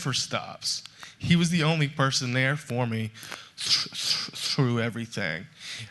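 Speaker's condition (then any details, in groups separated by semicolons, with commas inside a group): Stuttering; stutter since childhood; still stutters, speaks publicly on stage; stutter noticeable to listeners when speaking; repeated sounds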